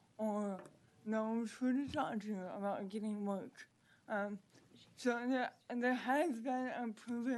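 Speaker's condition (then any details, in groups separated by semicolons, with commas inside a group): Cerebral palsy; present from birth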